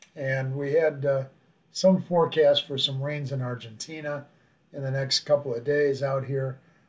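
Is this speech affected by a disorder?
No.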